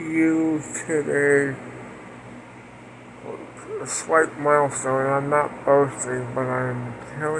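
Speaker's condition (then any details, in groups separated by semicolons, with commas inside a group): Parkinson's; speech impediment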